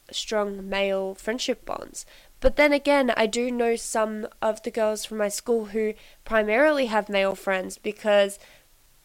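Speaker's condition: No condition

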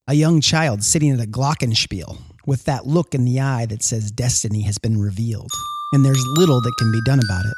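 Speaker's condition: No condition

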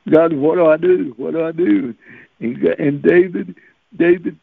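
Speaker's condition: Cerebral palsy; since birth

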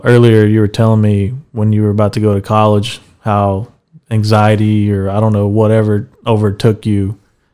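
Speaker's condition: No condition

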